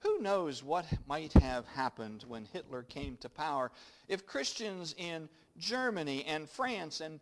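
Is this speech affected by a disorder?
No.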